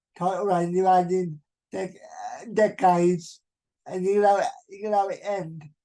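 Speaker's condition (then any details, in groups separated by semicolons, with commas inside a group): Cerebral palsy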